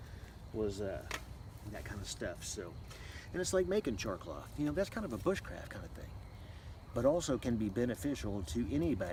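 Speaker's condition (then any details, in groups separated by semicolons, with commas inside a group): No condition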